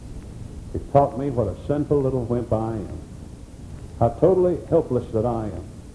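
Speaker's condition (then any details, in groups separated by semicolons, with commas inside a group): No condition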